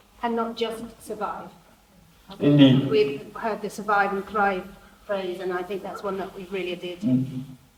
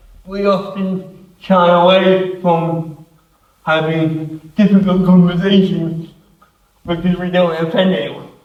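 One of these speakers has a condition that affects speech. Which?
The second: cerebral palsy; affects hands; uses personal assistant.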